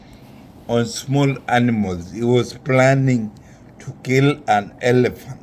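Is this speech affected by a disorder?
Yes: neurological disease.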